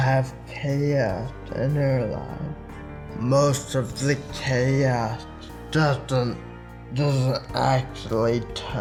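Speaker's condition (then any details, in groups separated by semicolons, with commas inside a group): Friedreich's ataxia; inherited, progressive, poor coordination and gait; diagnosed in childhood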